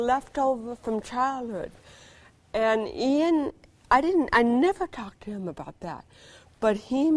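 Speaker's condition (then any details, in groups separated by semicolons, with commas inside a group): Cerebral palsy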